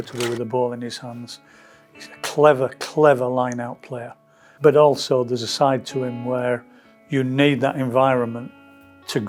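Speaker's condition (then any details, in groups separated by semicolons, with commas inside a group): No condition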